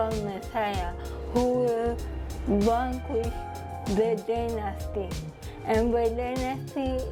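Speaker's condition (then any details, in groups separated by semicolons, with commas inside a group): Cerebral palsy; from birth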